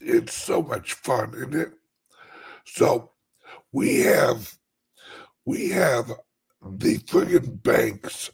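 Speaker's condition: Chronic voice problem; stiff voice box

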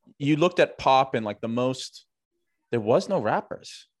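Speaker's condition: No condition

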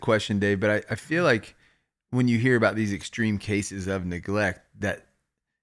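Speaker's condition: No condition

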